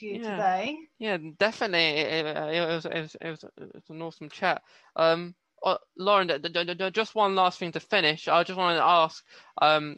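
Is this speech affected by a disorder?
Yes: stutter; mild, intermittent; sometimes cannot get words out, stutters a little, may seem nervous, words eventually come, substitutes similar words; here repeated words, blocks.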